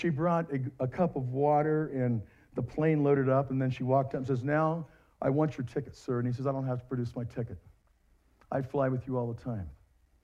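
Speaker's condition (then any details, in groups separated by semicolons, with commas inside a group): No condition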